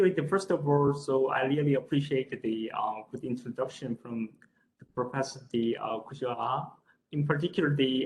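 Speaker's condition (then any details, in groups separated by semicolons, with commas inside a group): No condition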